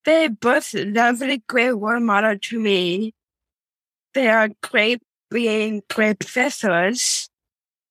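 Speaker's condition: Down syndrome, trisomy 21; congenital heart defect

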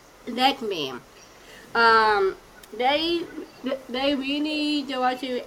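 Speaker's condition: Down syndrome; congenital, present since birth

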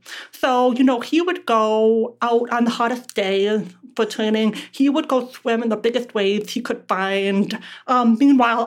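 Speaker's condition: Deafness; relies on lip reading

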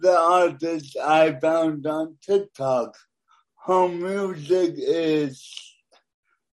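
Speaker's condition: Cerebral palsy; born premature, born deaf

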